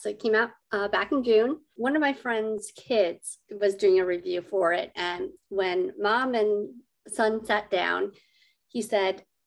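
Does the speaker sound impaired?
Yes: cleft lip and palate; adult.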